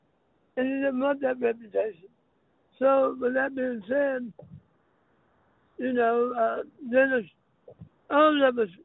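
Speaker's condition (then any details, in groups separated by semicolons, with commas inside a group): Throat cancer; speech impediment, may be hard to understand, sometimes chokes up while speaking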